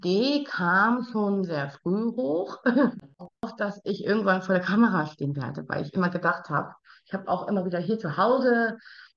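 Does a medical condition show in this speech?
Yes: Down syndrome.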